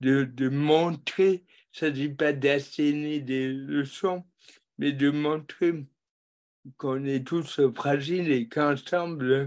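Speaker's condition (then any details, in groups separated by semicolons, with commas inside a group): Cerebral palsy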